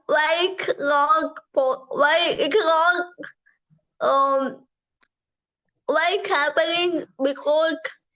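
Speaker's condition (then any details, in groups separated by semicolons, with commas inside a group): Cerebral palsy; from birth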